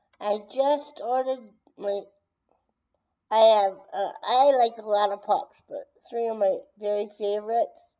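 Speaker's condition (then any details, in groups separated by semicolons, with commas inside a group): Brain injury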